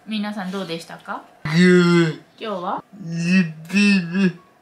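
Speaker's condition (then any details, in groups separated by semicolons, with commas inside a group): Cerebral palsy; severe; severe disability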